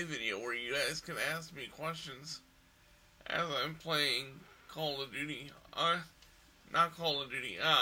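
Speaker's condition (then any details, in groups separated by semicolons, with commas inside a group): Cerebral palsy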